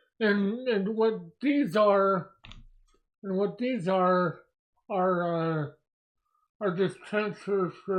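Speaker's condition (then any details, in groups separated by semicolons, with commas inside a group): Mobius syndrome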